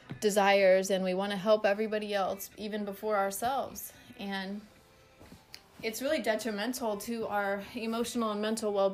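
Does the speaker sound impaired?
No.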